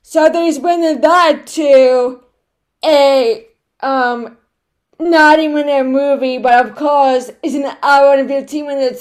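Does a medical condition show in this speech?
Yes: cerebral palsy; right-sided, premature, diagnosed 6 months, limp, foot braces, small right hand, foot surgeries at 7, 11; Botox right thigh, leg, foot last week, right hand surgery 6 months ago, lifelong physical therapy; speech disability, predicted never to talk, first word around one year, speech therapy since age one.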